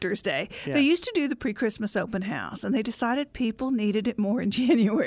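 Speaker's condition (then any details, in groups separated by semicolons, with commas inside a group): No condition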